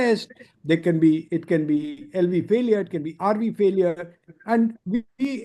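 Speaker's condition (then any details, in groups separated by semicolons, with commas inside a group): No condition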